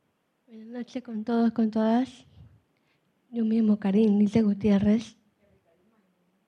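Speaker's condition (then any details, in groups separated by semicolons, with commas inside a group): Down syndrome; support person Patricia Andrade of Peruvian Down syndrome society present on panel; speaks Spanish, English interpretation given after her lines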